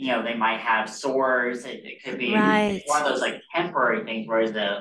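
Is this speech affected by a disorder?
Yes: cleft lip and palate; born with cleft lip and cleft palate, childhood care at Washington University St. Louis children's team.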